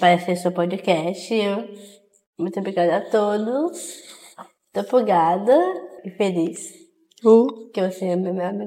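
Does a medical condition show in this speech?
Yes: Down syndrome; genetic condition, trisomy 21.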